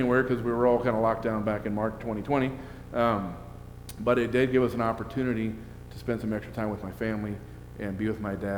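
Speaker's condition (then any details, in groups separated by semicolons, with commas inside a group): No condition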